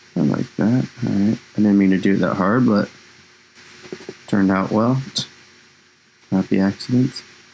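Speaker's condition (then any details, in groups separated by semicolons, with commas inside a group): No condition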